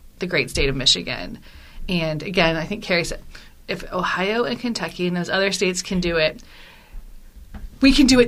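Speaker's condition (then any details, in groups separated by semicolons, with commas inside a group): No condition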